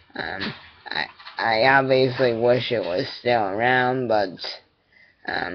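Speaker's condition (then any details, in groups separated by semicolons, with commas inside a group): Cerebral palsy; attending therapy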